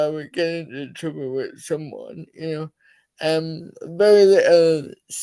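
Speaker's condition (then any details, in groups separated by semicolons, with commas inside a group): Cerebral palsy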